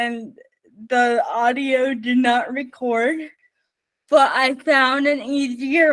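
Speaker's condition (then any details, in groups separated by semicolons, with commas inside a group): Spastic cerebral palsy, mixed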